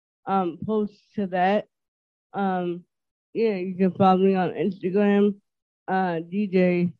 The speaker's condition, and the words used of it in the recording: Dysarthria. But yeah, I have a speech impediment called dysarthria.